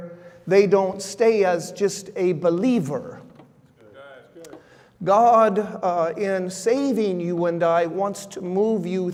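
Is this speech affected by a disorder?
No.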